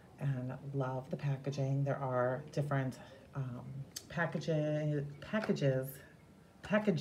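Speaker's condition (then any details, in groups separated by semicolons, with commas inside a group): No condition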